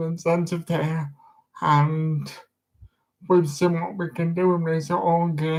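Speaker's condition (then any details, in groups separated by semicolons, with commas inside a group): Disability affecting speech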